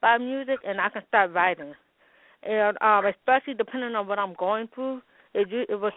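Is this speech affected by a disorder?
Yes: hearing loss with speech impediment; congenital hearing loss, umbilical cord wrapped around neck at birth, hearing aids since 15 months; speech impediment caused by hearing loss.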